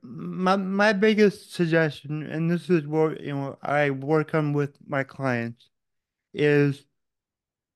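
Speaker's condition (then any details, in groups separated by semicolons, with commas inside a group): Cerebral palsy; physical challenges, mentally unaffected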